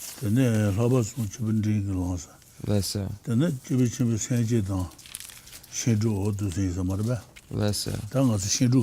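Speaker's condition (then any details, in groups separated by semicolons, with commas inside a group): No condition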